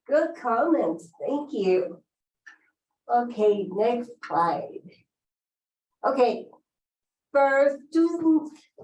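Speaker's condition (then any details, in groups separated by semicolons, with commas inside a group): Cerebral palsy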